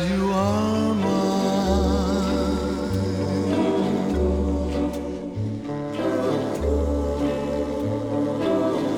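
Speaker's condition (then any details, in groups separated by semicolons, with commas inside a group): No condition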